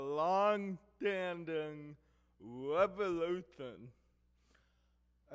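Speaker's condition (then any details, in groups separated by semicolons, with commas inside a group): Cerebral palsy; affects hearing and speech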